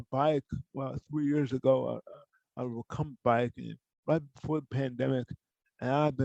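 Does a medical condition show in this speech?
Yes: cerebral palsy; from birth, poor hand use.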